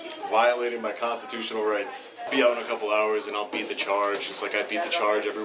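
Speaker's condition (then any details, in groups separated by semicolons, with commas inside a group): No condition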